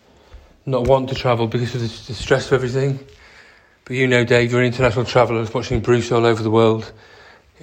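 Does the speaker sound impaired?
Yes: Parkinson's; diagnosed 7 years ago, sometimes needed a wheelchair when travelling; on Parkinson's medication, off periods when drugs not working.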